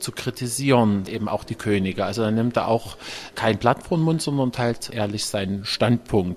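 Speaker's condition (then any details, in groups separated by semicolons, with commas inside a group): No condition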